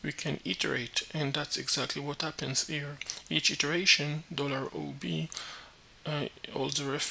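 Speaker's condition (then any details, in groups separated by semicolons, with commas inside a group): No condition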